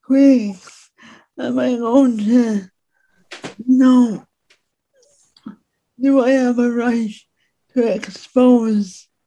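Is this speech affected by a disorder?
Yes: speech impediment; disabled.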